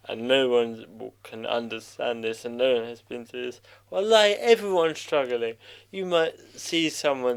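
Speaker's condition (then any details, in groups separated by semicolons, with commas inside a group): Cerebral palsy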